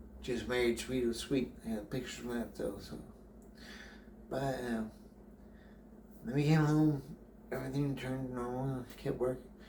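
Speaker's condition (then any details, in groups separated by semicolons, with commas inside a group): Brain injury; memory greatly affected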